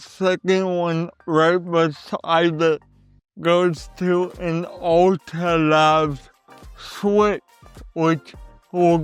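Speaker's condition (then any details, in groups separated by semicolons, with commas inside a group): Cerebral palsy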